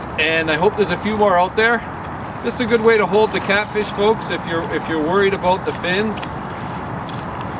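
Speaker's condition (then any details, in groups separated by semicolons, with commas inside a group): No condition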